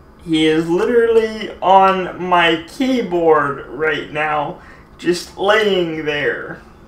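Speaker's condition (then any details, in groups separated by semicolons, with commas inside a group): Cerebral palsy, mild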